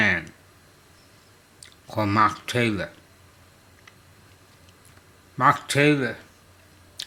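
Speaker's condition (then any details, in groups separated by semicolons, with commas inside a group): Slurred speech from poisoning; hypersalivation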